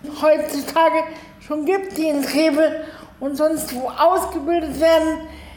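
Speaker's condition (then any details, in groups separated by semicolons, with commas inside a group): Cerebral palsy, spastic, arms and legs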